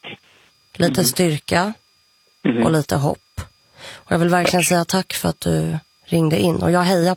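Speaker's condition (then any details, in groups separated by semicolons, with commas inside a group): No condition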